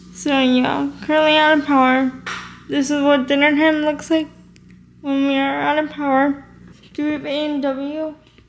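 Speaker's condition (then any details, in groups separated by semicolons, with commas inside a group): Cerebral palsy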